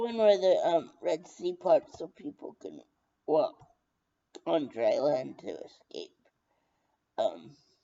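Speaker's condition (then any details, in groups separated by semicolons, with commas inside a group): Brain injury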